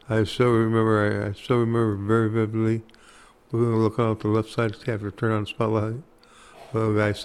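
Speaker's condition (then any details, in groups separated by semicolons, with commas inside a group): Parkinson's disease; hard time walking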